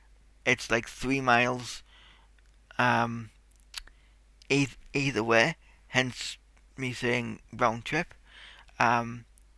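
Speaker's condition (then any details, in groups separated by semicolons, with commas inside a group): Cerebral palsy; tight muscles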